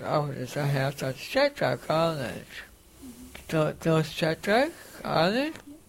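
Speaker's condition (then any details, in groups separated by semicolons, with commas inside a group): Facioscapulohumeral muscular dystrophy, facioscapulohumeral (FSHD); uses respirator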